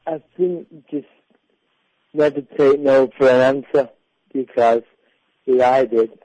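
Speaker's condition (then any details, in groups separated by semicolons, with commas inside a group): Cerebral palsy; cerebral palsy from birth, predicted never to walk, walked with walking frame, prone to rounded shoulders; delayed development and talking, speech therapy paid by parents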